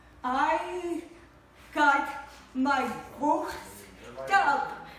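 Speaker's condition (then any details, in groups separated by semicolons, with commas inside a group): Speech apraxia; trouble producing speech sounds correctly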